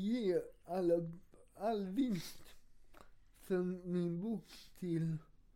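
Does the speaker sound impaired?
Yes: cerebral palsy; once walked ten kilometres in one day without wheelchair.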